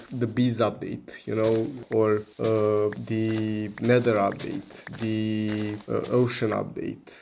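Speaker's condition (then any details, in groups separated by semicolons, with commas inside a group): No condition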